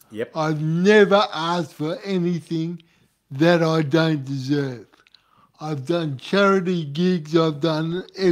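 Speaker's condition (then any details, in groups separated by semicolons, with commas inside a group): Cerebral palsy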